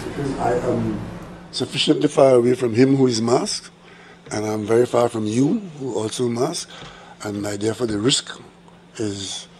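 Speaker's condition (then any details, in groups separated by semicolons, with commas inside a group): No condition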